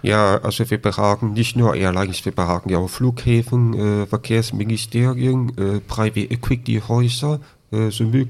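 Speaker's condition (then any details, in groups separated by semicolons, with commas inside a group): Deafness with cochlear implant, congenital deafness; born deaf, no hearing until age 13, cochlear implant surgery at 13, lip reading; hardly spoke before implant, 3-4 years relearning speech and hearing, raised orally, no sign language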